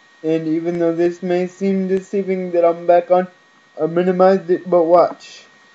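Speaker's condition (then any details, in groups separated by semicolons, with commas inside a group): Cerebral palsy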